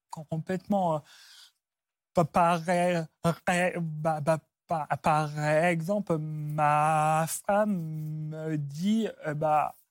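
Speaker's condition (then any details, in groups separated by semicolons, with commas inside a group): Stuttering; onset at about age 4 after grandmother's throat cancer, fluent before, once misdiagnosed as Gilles de la Tourette; part-word and word repetitions, frequent euh fillers; repeated sounds, prolonged sounds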